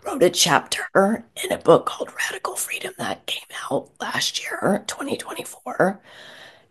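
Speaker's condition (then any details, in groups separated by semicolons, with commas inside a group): Spasmodic dysphonia; voice dried then lost, vowels hard, at worst inaudible, hard to talk and breathe, long whispering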